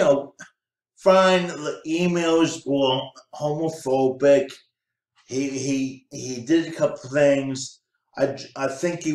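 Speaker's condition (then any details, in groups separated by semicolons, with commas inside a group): Cerebral palsy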